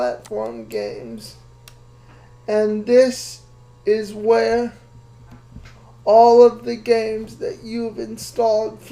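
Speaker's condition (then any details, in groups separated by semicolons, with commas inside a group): Cerebral palsy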